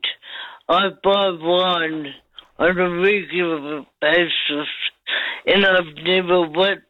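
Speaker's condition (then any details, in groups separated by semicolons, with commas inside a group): Cerebral palsy; since early life, walking affected, gait taken for drunkenness; speech affected nearly all life, often taken for drunkenness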